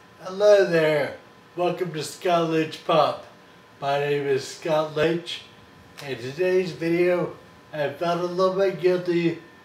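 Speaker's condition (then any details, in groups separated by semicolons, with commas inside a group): Friedreich's ataxia; slightly slurred voice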